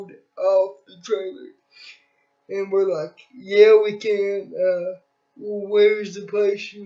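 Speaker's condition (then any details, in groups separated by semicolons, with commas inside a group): Cerebral palsy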